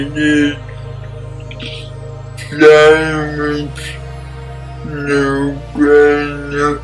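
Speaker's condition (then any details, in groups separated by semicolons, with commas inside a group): Cerebral palsy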